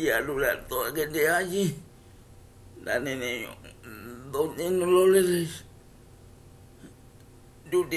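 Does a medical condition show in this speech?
Yes: cerebral palsy; uses wheelchair.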